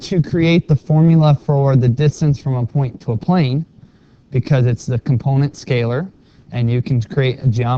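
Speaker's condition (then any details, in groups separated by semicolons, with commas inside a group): No condition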